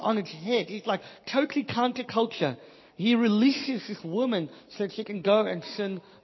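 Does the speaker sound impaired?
Yes: cleft palate; congenital cleft palate, hole in palate, Pierre-Robin syndrome, affects all ENT, still struggles quite severely; speech most affected, hated own voice until about age 28, could not hear self preach.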